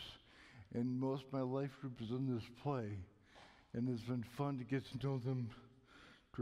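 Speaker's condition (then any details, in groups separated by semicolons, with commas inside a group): Cerebral palsy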